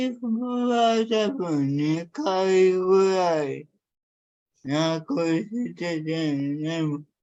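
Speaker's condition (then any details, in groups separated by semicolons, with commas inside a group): Cerebral palsy; severe, uses a wheelchair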